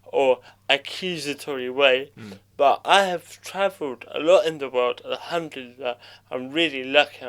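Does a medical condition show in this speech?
Yes: cerebral palsy.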